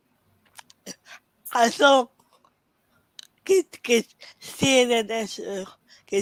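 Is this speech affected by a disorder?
Yes: cerebral palsy; speech often hard to understand.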